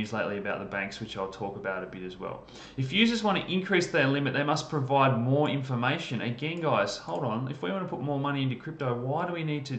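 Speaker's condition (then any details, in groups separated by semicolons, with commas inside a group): No condition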